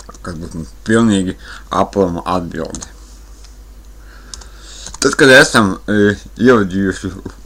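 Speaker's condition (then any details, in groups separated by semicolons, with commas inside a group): Cerebral palsy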